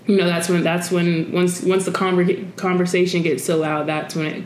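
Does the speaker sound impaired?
No.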